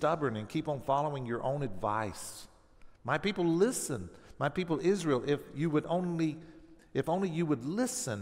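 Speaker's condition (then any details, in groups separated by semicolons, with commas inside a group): No condition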